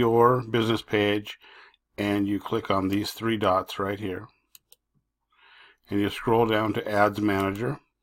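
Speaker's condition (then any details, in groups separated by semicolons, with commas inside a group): No condition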